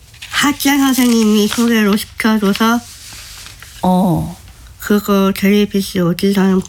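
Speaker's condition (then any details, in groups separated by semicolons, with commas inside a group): Down syndrome; body shape changes ended ballet; speaks very well, communicates smoothly, disability barely noticeable, needed detailed concrete explanations from director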